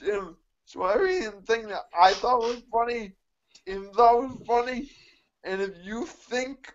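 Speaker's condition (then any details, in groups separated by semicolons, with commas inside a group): Cerebral palsy; mixed quadriplegia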